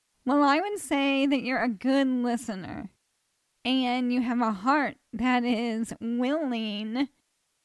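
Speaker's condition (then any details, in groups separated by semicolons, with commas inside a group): ALS; terminal, living with it 17 years, original prognosis 2 to 5 years; voice changing and declining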